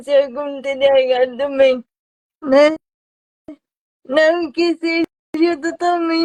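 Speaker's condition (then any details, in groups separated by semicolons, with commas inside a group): Cerebral palsy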